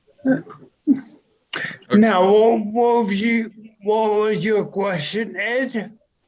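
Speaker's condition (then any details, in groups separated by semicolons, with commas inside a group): Neurological disorder; speech affected, tries speaking slowly and clearly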